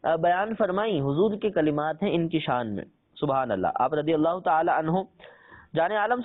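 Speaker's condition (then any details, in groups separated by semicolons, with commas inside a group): No condition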